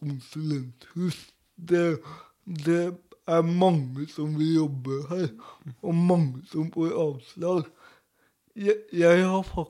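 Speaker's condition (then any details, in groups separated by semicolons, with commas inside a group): Cerebral palsy; often mistaken for being drunk even when sober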